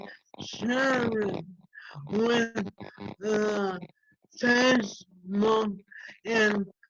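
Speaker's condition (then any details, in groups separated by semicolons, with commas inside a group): ALS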